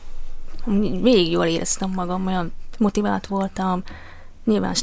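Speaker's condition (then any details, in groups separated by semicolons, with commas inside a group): Deafness; poor speech and vocabulary with hearing aid before implant, learned speaking in developmental lessons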